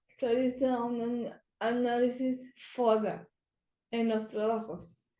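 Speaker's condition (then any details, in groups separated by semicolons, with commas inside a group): Cerebral palsy; from birth, walks with orthopedic aid; speech not very good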